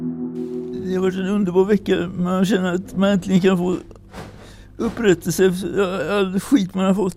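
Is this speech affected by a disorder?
Yes: atypical Parkinson's; very rare severe form, began with finger tremors, sudden freezing of hand movement, walks with crutches; bad days: needs help with medication, dressing, toileting, goes stiff, sometimes cannot rise from bed.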